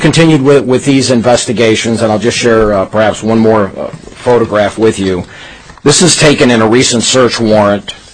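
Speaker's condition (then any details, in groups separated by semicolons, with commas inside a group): No condition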